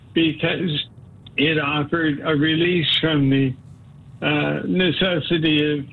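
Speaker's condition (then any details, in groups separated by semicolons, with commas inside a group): Parkinson's disease; onset at age 52, deep brain stimulation surgery, previously heavy medication doses with dyskinesia side effects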